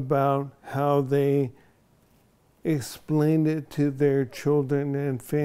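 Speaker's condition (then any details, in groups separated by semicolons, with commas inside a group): ALS; onset in one foot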